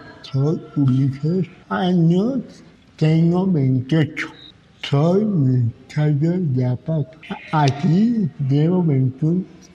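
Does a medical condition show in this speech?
Yes: cerebral palsy; age 28, attending APAC (Asociación Pro Personas con Parálisis Cerebral) for 21 years.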